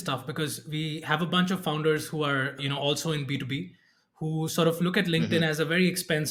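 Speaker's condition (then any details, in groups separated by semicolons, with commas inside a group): No condition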